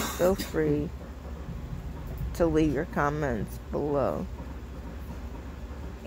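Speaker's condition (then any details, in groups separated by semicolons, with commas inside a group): Cerebral palsy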